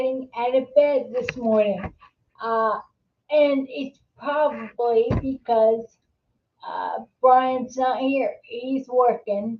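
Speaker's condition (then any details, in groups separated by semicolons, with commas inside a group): Multiple sclerosis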